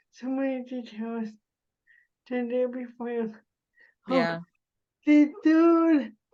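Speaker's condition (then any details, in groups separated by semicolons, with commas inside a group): Cerebral palsy; spasticity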